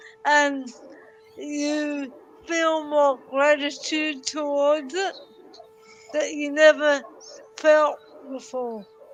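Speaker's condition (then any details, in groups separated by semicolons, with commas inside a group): Cerebral palsy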